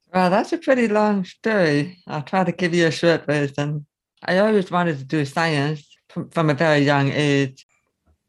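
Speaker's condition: Severe to profound hearing loss, early-onset; cochlear implant user; severe to profound loss from early age, childhood body-worn aids both ears, left ear deterioration, vertigo; early intervention at summer speech school in New Jersey, learned to speak and listen, speech-in-noise difficulty

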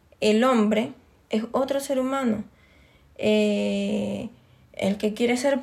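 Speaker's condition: No condition

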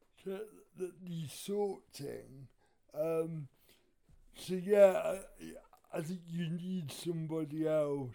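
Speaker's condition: Cerebral palsy; wheelchair user, involuntary movement, problems with arms; speaks very differently in stand-up due to rhythm, writes material to own rhythm for easier speaking

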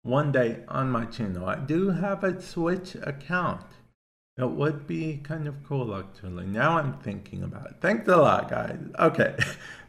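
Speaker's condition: Cerebral palsy; affects speech to an extent

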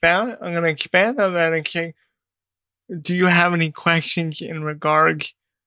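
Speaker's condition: Cerebral palsy; disability school ages 3 to 6

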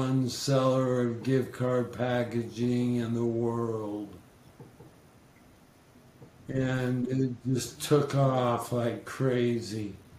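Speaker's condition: ALS; currently battling disease

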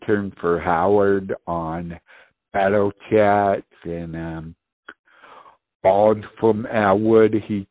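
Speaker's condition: Speech impediment; uncoordinated movement

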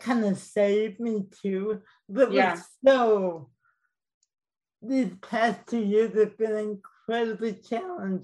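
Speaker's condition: Cerebral palsy, mild; speech mildly affected

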